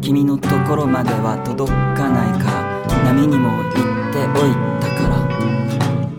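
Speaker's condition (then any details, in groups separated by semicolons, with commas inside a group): No condition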